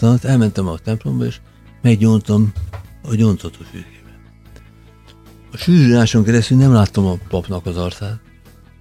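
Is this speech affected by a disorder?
Yes: Parkinson's disease; harder for listeners to understand.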